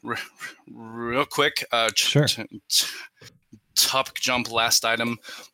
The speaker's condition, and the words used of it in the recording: Stuttering. One of the calls that he had too, where he said it's weird because if you sing, the stutter goes away.